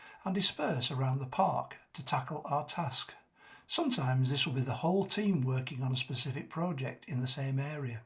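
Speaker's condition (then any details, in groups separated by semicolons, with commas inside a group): No condition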